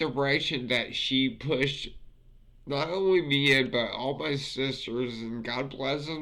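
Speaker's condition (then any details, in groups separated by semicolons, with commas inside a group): Multiple sclerosis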